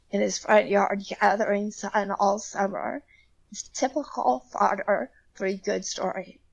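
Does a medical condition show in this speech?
Yes: spasmodic dysphonia; vocal disorder audible in recording.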